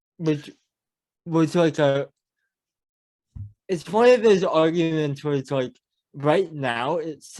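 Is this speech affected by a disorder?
Yes: cerebral palsy; mild speech impediment.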